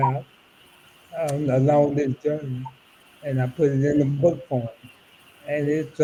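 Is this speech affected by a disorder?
Yes: ALS; about eight years since diagnosis.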